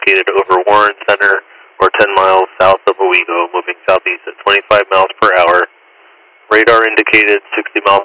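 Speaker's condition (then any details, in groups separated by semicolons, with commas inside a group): No condition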